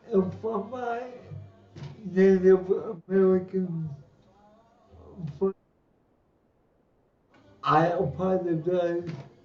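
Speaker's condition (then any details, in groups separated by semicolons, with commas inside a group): Cerebral palsy; lifelong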